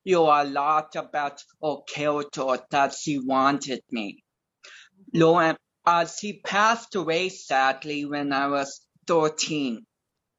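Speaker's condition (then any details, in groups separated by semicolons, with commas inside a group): Cerebral palsy; speech affected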